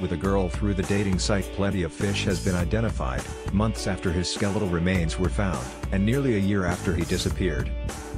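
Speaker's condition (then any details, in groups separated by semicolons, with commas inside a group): No condition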